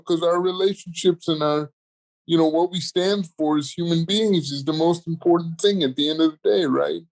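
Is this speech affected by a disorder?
Yes: cerebral palsy; congenital, electric wheelchair, lifelong.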